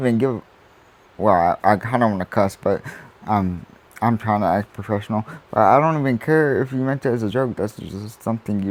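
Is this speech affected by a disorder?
Yes: cerebral palsy; spastic quadriplegic.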